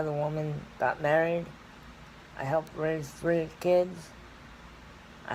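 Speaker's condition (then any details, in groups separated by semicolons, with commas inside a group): Cerebral palsy; scoliosis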